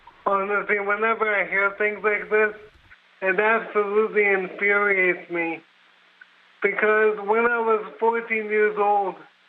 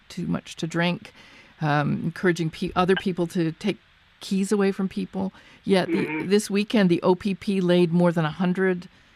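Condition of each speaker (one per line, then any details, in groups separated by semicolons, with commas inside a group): Brain injury; severe, drunk driving crash, quadriplegic; injured as teenager; speech difficulty
No condition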